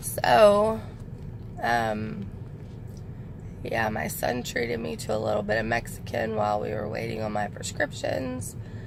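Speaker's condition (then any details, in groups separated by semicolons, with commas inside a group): No condition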